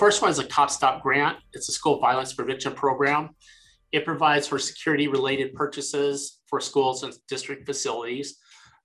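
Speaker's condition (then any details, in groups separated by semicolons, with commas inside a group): No condition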